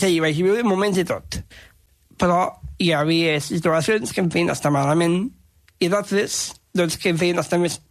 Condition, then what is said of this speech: Down syndrome. De que la gent sàpigui que jo soc lliure per expressar-me amb la meva manera, amb les meves pròpies paraules, sense que ningú em corregeixi la manera com dic les coses.